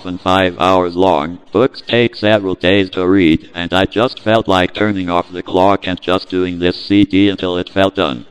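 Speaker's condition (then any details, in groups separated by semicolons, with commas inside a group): Cerebral palsy; deck talk programmed to sing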